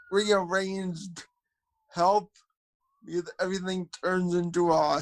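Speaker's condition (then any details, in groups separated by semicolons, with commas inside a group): Cerebral palsy, spastic quadriplegia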